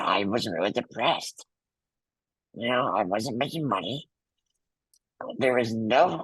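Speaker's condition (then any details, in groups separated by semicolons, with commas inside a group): Muscular dystrophy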